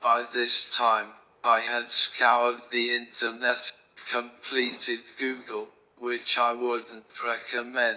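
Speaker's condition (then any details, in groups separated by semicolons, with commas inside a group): Motor neurone disease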